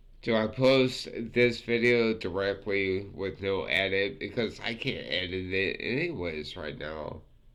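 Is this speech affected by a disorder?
Yes: multiple sclerosis; affects fingers.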